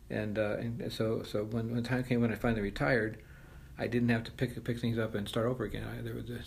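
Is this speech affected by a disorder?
Yes: Parkinson's disease.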